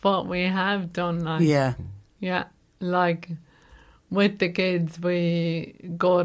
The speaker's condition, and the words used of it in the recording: ALS (motor neuron disease). But, like, my mobility and my voice and the everyday things, I just can't do anymore.